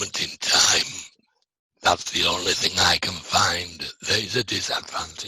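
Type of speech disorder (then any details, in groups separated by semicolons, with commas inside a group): Speech with a voice prosthesis; laryngectomy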